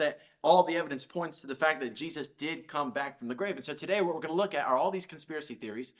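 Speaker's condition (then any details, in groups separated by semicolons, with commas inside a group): No condition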